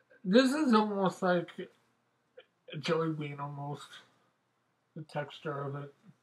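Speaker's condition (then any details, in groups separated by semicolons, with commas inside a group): Mobius syndrome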